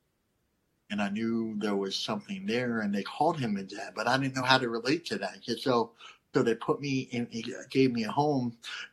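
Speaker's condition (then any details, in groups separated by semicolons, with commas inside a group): Cleft lip and palate; not fully formed at birth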